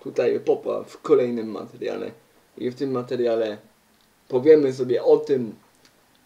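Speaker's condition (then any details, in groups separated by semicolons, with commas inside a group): Cerebral palsy; uses wheelchair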